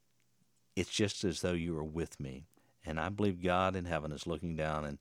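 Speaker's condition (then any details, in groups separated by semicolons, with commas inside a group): No condition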